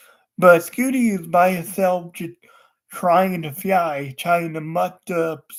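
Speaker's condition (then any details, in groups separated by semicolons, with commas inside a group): Cerebral palsy; wheelchair user, unable to walk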